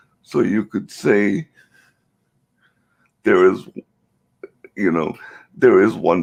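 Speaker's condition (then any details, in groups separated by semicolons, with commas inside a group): Cerebral palsy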